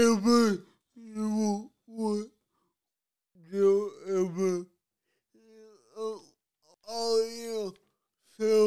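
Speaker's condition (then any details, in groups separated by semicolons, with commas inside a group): Cerebral palsy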